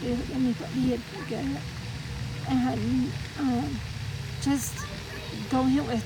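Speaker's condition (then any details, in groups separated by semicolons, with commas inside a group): Parkinson's disease; adolescent onset around 13, tremors and overactivity, misdiagnosed as ADHD, given Ritalin, diagnosed about ten years ago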